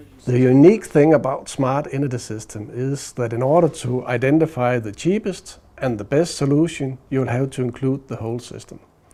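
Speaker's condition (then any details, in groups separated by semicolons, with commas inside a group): No condition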